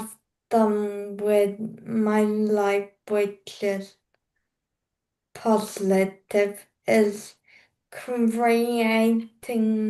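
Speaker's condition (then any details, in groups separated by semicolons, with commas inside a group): Cerebral palsy; wheelchair for long distances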